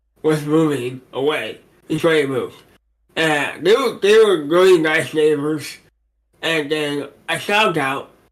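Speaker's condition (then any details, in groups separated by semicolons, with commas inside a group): Cerebral palsy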